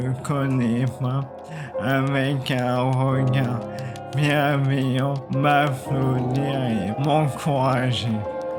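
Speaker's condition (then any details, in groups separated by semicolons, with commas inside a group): ALS (maladie de Charcot)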